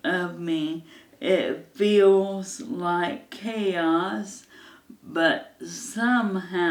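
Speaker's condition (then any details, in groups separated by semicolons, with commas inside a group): ALS; hand onset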